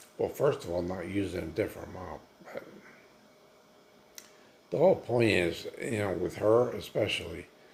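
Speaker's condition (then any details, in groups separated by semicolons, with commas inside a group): Multiple sclerosis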